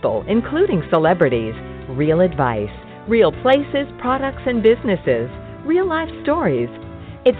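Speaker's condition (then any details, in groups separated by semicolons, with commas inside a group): No condition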